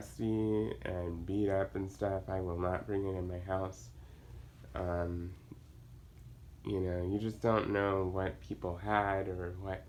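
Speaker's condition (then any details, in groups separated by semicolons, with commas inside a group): Cerebral palsy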